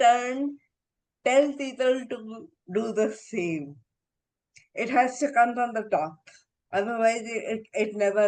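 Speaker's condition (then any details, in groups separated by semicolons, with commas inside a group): Encephalitis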